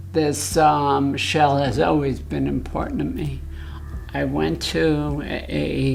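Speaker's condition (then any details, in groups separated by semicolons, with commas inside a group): Essential tremor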